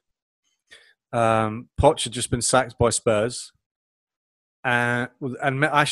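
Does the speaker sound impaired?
No.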